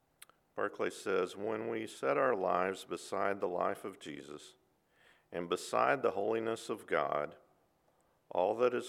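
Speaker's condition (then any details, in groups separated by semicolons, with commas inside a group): No condition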